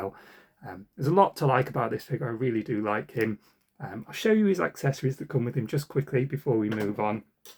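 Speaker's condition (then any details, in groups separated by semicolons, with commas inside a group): No condition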